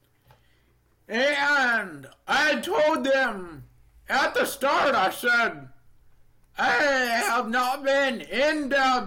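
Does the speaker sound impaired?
Yes: deafness, Neurofibromatosis Type 2.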